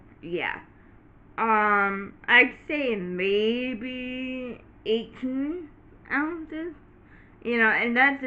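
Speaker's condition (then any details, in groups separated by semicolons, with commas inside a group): Cerebral palsy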